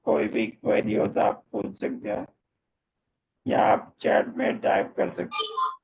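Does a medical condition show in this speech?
Yes: motor neurone disease; voice strong and loud.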